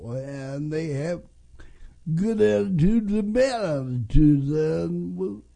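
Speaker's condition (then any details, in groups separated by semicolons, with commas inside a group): Cerebral palsy; eight years special placement therapy: walking, speaking, dressing; distinctive speech, jokingly called North Dakota accent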